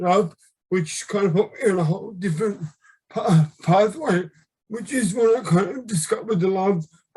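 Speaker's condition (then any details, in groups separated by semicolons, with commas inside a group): Left hemiplegia; left-sided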